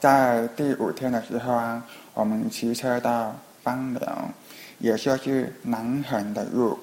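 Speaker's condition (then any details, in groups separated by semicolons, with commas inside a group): Hearing impairment; falls behind others' pace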